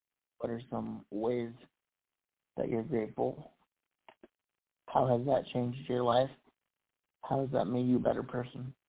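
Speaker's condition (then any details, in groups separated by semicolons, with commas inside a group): Cerebral palsy; voice improved over last year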